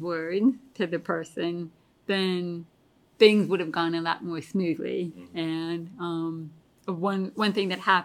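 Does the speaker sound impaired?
Yes: deafness; relies on hearing aids and lip reading, pretty bad tinnitus.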